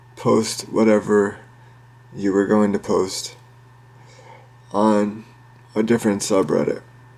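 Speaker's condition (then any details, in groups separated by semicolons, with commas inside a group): Cerebral palsy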